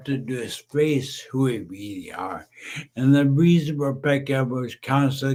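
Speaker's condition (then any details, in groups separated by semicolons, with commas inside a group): Brain injury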